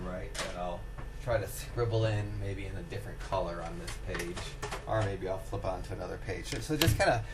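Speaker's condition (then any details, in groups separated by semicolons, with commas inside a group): No condition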